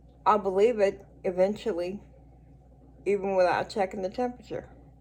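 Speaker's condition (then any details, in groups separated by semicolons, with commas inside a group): Cerebral palsy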